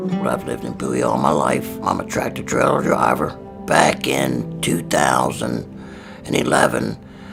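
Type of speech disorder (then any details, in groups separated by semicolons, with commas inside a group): Speech after partial laryngectomy; laryngeal cancer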